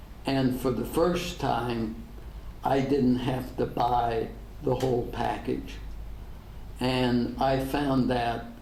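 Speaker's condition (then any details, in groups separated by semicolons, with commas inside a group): ALS; degenerative; diagnosed ten years ago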